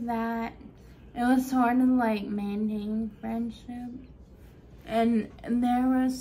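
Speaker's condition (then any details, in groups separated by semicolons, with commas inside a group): Friedreich's ataxia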